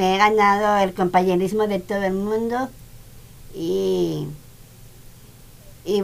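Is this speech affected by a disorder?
Yes: Down syndrome.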